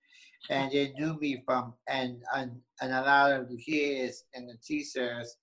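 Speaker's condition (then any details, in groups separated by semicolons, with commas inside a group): Down syndrome; born with Down syndrome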